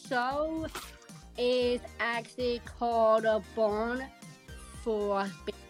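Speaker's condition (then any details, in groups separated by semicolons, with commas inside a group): Down syndrome; present from birth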